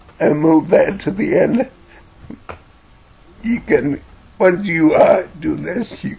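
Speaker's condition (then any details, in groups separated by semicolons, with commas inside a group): Cerebellar ataxia from brain tumour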